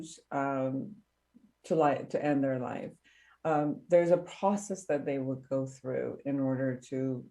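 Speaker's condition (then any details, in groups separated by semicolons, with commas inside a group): No condition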